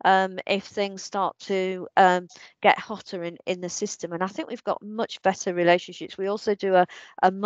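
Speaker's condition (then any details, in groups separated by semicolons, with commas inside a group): No condition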